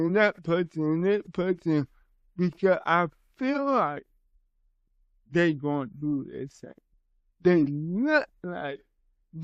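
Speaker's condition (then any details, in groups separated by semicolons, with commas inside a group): Cerebral palsy; from birth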